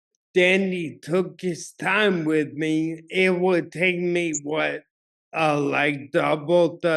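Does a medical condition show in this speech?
Yes: ataxia.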